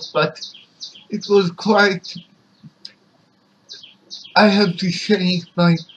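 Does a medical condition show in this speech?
Yes: cerebral palsy.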